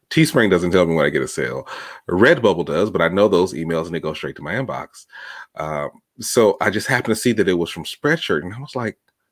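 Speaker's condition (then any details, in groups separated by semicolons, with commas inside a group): No condition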